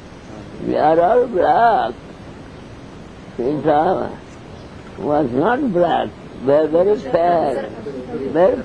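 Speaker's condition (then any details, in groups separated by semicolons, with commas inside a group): Deafness; cannot hear audience questions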